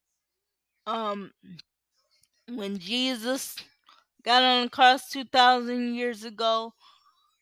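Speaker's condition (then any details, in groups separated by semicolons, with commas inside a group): Cerebral palsy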